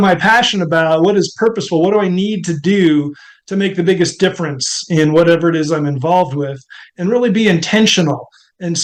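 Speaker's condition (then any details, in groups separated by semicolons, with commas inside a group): No condition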